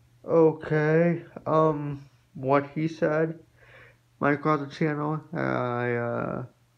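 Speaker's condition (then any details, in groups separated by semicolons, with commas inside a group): Spastic quadriplegic cerebral palsy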